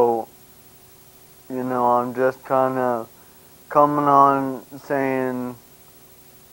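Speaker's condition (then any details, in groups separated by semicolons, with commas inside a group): Brain injury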